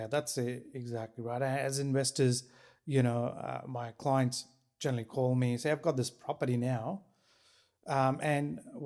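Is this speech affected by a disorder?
No.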